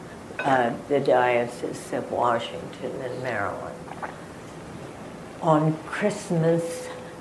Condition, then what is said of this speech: Spasmodic dysphonia. And that has allowed me to stay on the air for all this time.